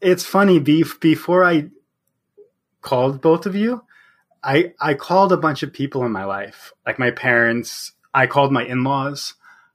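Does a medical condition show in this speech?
Yes: stuttering; formerly more severe stuttering, fluency shaping tried in high school or younger, ineffective; labeled mild by others, more fluent than ever, stutters openly, no speech tools; stuttering now less frequent, talking sometimes still hard; here repeated sounds, repeated words.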